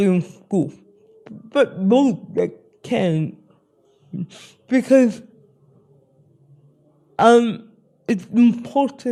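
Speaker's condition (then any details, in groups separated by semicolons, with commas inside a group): Spastic cerebral palsy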